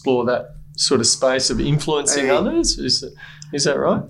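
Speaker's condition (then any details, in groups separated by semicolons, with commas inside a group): No condition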